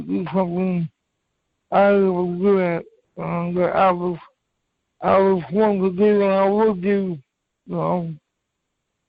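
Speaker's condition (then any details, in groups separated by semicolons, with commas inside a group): Cerebral palsy; from birth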